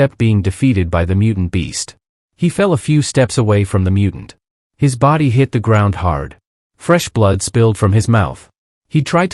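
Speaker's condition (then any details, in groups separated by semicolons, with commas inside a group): No condition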